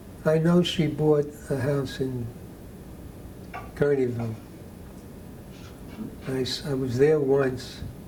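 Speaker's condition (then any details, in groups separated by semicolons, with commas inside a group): Parkinson's disease; very poor memory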